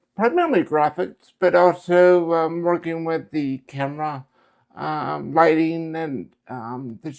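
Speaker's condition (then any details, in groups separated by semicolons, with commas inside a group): Cerebral palsy; affects speech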